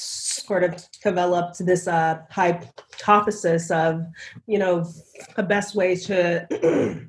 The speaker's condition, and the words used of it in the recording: Stuttering. And then, excuse me, I have a little bit of cold.